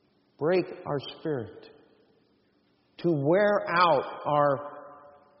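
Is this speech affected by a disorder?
No.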